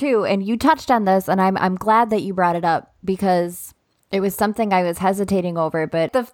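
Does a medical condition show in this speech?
No.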